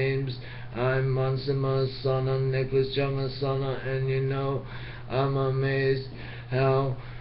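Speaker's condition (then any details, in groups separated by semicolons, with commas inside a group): Brain injury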